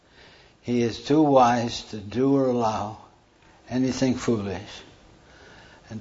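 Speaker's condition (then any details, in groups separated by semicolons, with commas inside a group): Parkinson's; Nebraska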